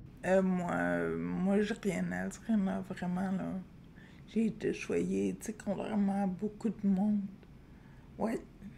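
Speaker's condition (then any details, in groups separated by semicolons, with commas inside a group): Friedreich's ataxia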